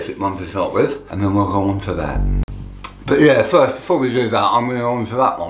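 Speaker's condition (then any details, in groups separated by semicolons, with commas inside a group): Tongue cancer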